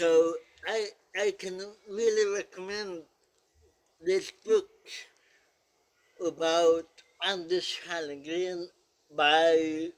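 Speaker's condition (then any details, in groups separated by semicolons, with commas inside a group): Cerebral palsy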